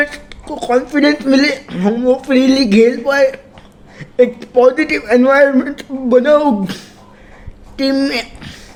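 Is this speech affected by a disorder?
Yes: cerebral palsy.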